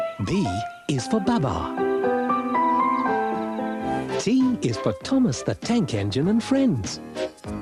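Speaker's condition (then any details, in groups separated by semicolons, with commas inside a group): No condition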